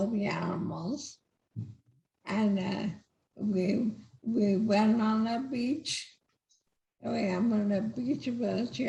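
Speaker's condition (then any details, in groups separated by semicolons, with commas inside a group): Multiple system atrophy; weakened speaking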